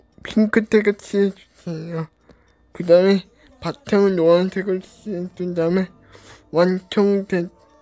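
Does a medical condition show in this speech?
Yes: cerebral palsy; brain lesion.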